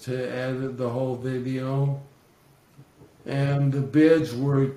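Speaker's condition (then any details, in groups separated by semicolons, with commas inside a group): ALS; slurred speech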